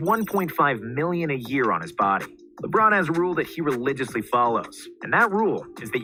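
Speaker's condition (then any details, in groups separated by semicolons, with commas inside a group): No condition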